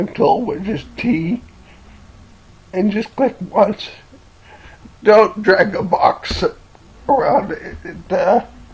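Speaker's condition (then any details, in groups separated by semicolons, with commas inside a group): Cerebellar ataxia from brain tumour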